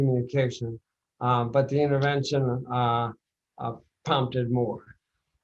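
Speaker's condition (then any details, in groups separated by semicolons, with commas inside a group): Bulbar onset ALS; recently diagnosed, mild bulbar symptoms; speech affected, sounds slightly drunk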